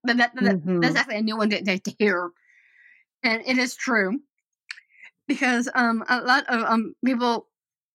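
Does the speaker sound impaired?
Yes: Down syndrome; developmental disability.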